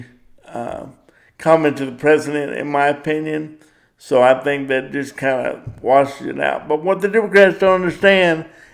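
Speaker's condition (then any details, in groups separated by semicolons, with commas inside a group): Cerebral palsy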